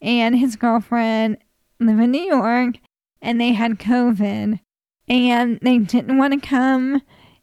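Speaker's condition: ALS; ALS for 18 years

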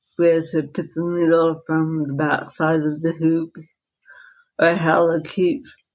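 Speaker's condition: Dystonia, secondary to encephalitis

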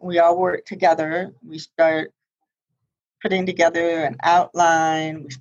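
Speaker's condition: Profound hearing loss, congenital, high-frequency

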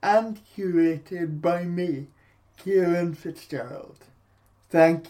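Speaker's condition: Cerebral palsy; brain damage at or around birth

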